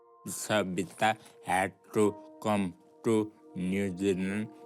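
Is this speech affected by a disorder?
Yes: traumatic brain injury.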